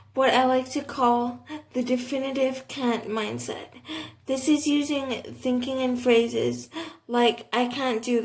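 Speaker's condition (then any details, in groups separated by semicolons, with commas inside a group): Cerebral palsy, athetoid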